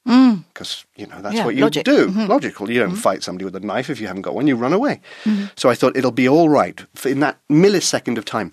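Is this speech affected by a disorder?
No.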